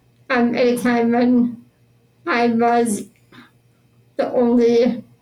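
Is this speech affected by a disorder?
Yes: spinal muscular atrophy; genetic progressive neuromuscular disease, born with it, all muscles weaker, never walked, power wheelchair since about age 2.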